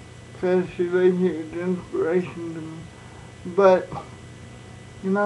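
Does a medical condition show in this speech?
Yes: cerebral palsy; all four limbs affected.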